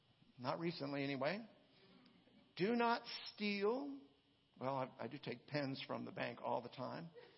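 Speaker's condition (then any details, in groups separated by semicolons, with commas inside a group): No condition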